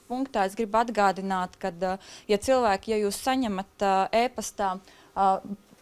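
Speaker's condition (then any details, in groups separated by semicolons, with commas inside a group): No condition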